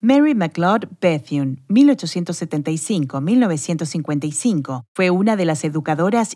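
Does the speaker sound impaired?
No.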